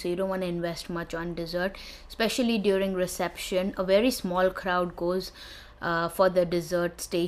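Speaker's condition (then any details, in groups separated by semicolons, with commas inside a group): No condition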